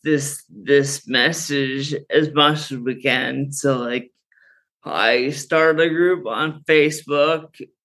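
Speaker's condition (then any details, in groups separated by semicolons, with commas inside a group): Friedreich's ataxia; genetic neuromuscular condition from birth, normal childhood, slowly worsening, diagnosed sophomore year of college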